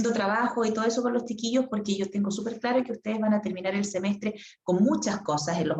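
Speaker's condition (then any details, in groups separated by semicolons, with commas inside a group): No condition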